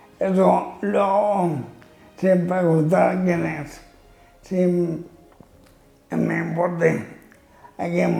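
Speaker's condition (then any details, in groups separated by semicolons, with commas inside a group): Amyotrophic lateral sclerosis (ela)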